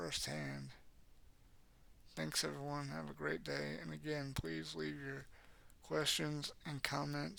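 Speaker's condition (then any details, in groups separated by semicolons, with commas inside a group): Cerebral palsy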